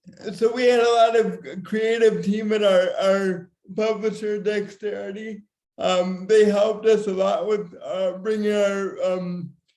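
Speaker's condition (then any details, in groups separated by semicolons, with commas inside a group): Severe cerebral palsy; severe, affects walking and mobility; speech problems predicted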